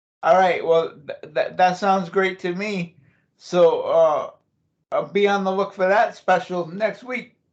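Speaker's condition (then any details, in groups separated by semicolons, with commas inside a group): Cerebral palsy; since childhood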